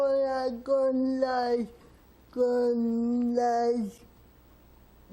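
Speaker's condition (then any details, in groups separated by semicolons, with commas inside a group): Cerebral palsy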